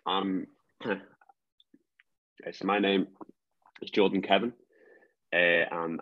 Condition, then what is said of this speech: Stuttering. And that's obviously whenever I make a phone call, I have to overcome a stammer.